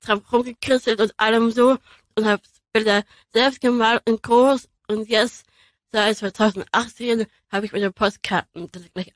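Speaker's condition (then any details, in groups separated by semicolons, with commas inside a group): Down syndrome; age 24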